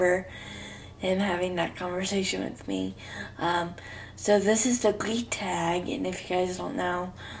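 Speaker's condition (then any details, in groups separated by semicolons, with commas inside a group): Cerebral palsy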